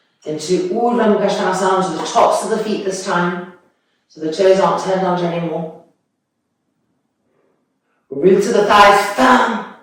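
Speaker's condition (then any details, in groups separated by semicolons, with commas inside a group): No condition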